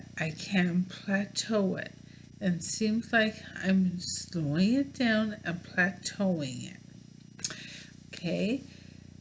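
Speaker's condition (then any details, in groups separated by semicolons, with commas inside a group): Bulbar ALS, bulbar onset; recently diagnosed, speech therapy, voice amplifier coming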